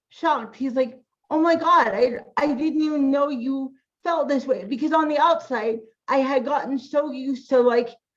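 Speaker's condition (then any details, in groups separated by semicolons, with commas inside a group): Cerebral palsy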